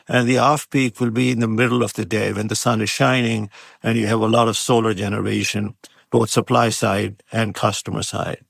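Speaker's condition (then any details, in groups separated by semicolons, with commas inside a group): No condition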